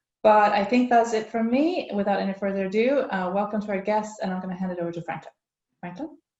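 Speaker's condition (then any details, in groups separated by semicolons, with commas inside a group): No condition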